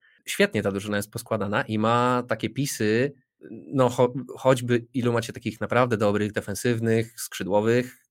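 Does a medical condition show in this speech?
No.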